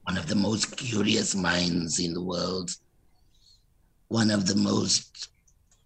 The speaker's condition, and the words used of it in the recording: Laryngectomy. But now, through medical innovation, I have a voice prosthesis